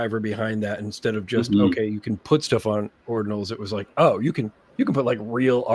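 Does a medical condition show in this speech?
No.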